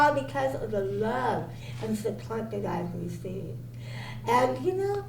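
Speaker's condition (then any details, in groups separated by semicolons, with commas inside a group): Cerebral palsy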